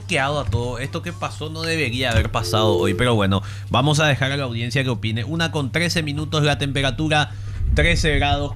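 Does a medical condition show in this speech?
No.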